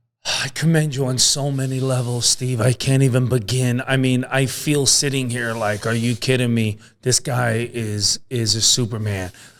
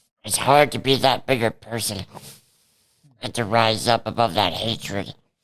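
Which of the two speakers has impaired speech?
The second: cerebral palsy; present from birth.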